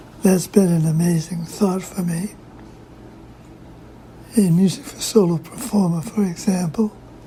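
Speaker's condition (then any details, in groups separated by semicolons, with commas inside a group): Parkinson's disease; lost voice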